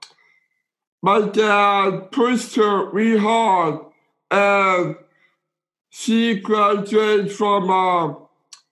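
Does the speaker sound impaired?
Yes: Down syndrome; congenital.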